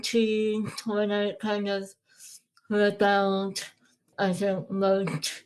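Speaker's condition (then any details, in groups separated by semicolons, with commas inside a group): Moebius syndrome; speech difficulty, eating and drinking difficulty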